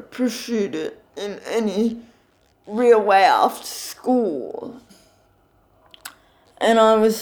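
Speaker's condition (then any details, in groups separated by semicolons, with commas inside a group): Cerebral palsy; no walking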